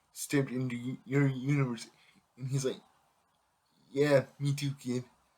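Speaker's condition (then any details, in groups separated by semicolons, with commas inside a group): Cerebral palsy; affects all muscles; able to speak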